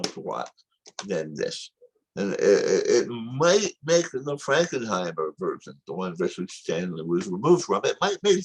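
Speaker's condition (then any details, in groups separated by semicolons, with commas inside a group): Tongue cancer surgery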